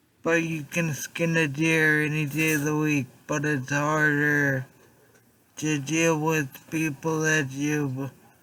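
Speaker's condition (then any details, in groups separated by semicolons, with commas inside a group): Traumatic brain injury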